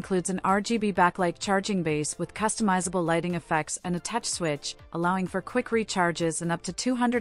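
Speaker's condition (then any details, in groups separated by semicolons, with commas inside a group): No condition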